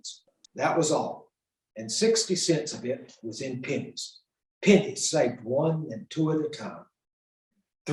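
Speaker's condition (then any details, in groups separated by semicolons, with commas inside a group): No condition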